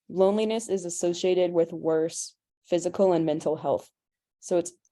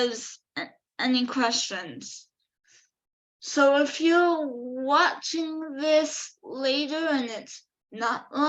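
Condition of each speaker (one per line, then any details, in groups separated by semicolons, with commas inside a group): No condition
Cerebral palsy; affects all four limbs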